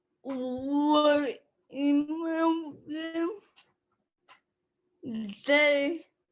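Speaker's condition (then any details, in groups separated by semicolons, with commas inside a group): Cerebral palsy; speech affected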